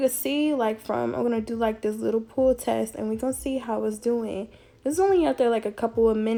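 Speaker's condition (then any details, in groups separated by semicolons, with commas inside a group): No condition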